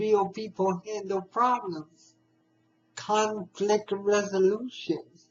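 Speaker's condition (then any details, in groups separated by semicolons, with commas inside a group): Spastic cerebral palsy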